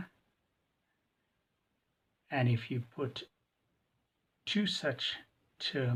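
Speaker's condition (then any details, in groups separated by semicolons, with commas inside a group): No condition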